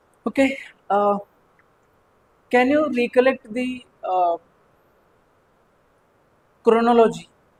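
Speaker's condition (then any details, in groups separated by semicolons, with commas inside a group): No condition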